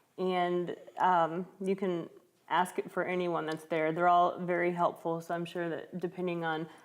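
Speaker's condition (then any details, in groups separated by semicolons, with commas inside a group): No condition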